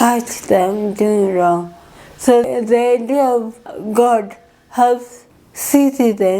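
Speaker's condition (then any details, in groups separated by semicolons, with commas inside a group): Cerebral palsy; from birth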